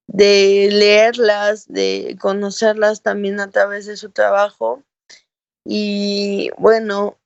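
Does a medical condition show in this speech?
Yes: cerebral palsy.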